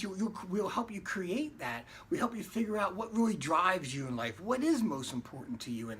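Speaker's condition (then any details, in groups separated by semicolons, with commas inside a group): No condition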